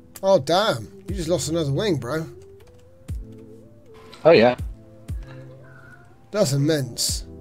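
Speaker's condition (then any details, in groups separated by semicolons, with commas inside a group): No condition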